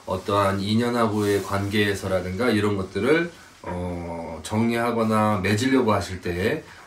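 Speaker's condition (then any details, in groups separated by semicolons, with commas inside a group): No condition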